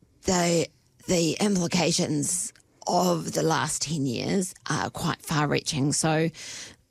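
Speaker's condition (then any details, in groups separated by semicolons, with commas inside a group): Spasmodic dysphonia; lifelong, onset within months after prolonged stress settled, brain-to-voice-box neurological pathway interrupted, prior speech therapy; voice does weird stuff, hard to get right, audibly worse near end of Botox cycle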